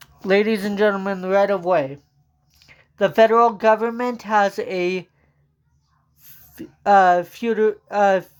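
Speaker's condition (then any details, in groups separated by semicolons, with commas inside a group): Cerebral palsy; from birth, walks with walker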